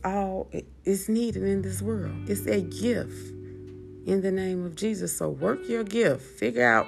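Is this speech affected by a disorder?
No.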